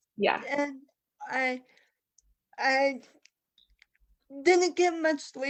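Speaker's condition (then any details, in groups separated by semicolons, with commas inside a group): Cerebral palsy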